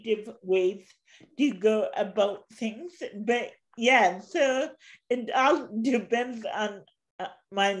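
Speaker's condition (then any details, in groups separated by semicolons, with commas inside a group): Cerebral palsy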